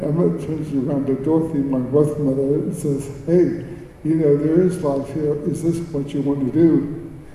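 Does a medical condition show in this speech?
Yes: cerebral palsy; birth injury affecting motor skills, speech, walking and swallowing, diagnosed later in life, doctor advised never driving; choking episodes, choked on meat over 20 times, saved by Heimlich.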